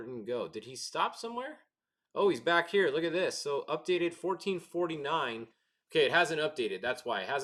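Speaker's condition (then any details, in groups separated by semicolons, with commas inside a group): No condition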